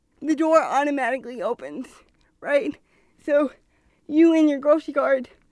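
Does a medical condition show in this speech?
Yes: cerebral palsy; congenital, present since birth, diagnosed by doctor, unable to walk, uses wheelchair.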